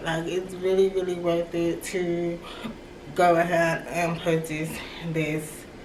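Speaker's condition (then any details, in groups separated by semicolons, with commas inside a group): Cerebral palsy; from birth, left leg affected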